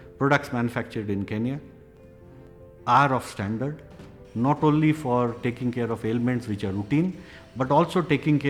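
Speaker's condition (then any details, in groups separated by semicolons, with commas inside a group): No condition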